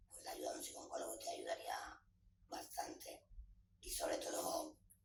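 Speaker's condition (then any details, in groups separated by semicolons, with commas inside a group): Total laryngectomy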